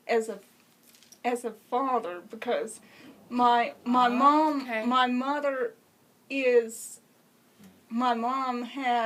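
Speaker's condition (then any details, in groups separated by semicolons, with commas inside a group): Cerebral palsy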